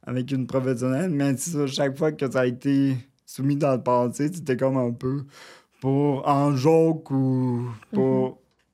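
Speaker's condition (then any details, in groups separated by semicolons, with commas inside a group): Cerebral palsy, near quadriplegia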